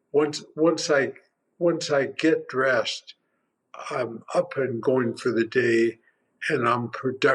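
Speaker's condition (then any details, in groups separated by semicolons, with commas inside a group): Primary lateral sclerosis; tongue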